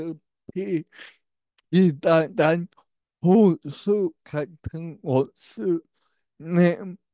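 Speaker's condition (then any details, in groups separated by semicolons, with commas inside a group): Brain lesion disability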